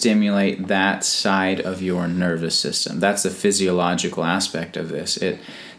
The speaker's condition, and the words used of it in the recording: No condition.